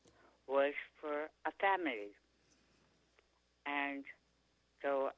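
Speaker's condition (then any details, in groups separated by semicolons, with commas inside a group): Tongue cancer; after surgery could not speak or swallow, feeding tube, now speaks pretty clearly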